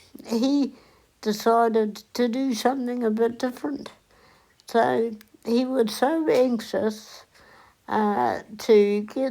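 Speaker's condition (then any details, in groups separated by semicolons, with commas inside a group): Cerebral palsy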